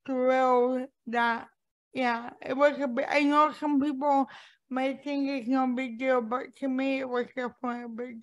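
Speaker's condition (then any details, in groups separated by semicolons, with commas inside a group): Cerebral palsy; impaired speech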